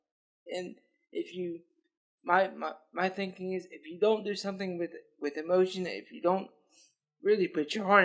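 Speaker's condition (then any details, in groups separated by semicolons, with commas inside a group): Cerebral palsy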